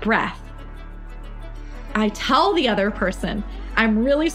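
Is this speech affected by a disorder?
No.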